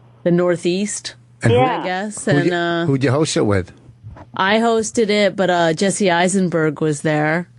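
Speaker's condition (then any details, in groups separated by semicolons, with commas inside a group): No condition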